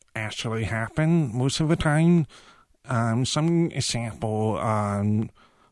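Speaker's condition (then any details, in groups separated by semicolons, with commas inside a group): Profound deafness; uses cochlear implants, now hears sounds such as rain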